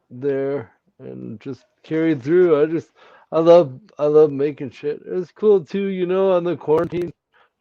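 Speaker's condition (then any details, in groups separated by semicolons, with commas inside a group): Cerebral palsy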